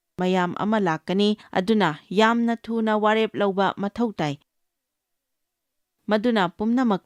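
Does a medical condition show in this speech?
No.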